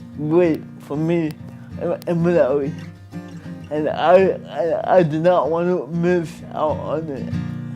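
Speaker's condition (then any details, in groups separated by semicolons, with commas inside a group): Cerebral palsy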